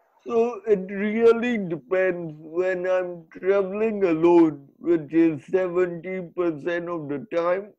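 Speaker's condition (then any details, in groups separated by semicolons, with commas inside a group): Cerebral palsy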